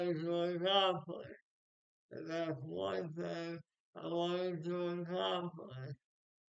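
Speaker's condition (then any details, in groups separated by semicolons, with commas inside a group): Speech impairment after birth surgery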